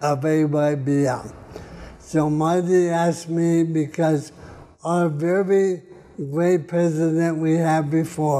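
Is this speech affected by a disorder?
Yes: ALS (Lou Gehrig's disease).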